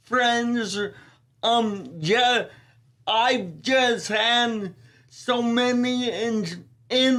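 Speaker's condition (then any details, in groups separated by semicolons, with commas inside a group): Ataxia telangiectasia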